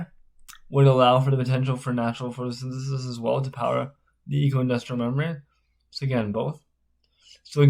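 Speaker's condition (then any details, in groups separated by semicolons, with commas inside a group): Spastic cerebral palsy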